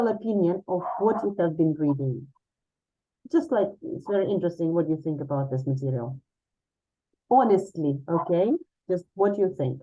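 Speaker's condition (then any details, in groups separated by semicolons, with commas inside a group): No condition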